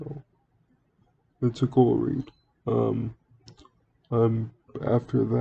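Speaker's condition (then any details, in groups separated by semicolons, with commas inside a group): Cerebral palsy; wheelchair user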